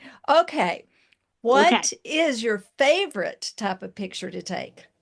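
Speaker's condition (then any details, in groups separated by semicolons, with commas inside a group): No condition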